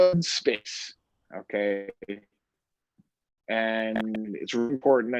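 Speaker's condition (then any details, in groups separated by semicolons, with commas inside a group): No condition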